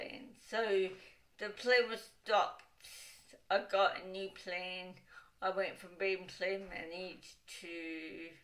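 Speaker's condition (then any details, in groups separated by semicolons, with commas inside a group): Cerebral palsy; wheelchair user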